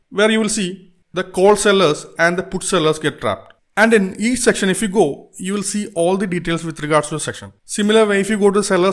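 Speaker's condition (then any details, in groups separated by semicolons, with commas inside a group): No condition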